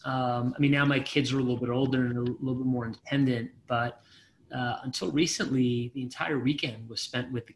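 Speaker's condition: No condition

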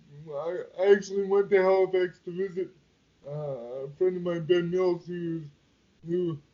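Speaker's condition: Quadriplegic cerebral palsy; needs help holding mic and adjusting position on stage

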